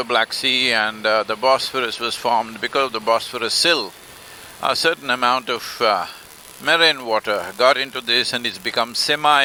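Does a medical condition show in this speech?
No.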